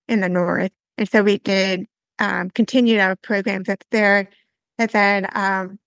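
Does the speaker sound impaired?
Yes: severe to profound hearing loss; congenital, diagnosed in England, hearing aids from 11 months, cochlear implant one side; learned to listen and speak through early intervention in England.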